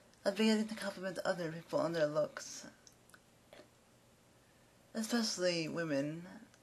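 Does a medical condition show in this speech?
Yes: cerebral palsy; speaks fast.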